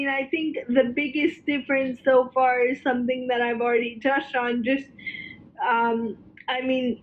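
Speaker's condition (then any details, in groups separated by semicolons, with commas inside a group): Cerebral palsy; spastic quadriplegia, all four limbs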